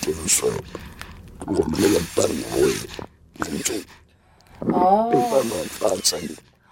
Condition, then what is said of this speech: Laryngectomy. 那您好像是我目前，那应该是访问是第一个，呃，用食道语可以去发声的一个病友来跟我们分享。